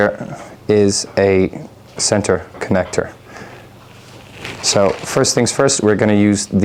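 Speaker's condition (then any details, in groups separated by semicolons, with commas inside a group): No condition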